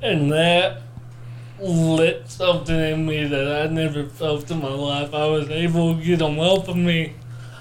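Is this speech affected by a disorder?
Yes: cerebral palsy; cerebral palsy from birth, four months premature, under one pound, cord around neck, born not breathing, resuscitated; two months in incubator or ventilator as newborn, now walks and drives, not blind or deaf; audible speech impediment, speech only affected function.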